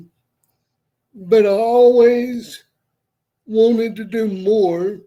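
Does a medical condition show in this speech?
Yes: cerebral palsy; wheelchair user.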